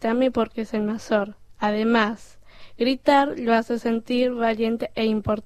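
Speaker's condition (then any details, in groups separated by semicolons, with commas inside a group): Down syndrome; congenital, since birth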